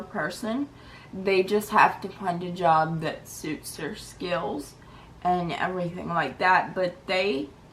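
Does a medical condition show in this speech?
Yes: cerebral palsy diplegia.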